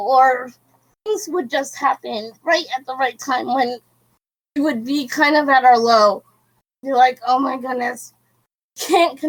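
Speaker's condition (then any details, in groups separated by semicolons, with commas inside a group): Cerebral palsy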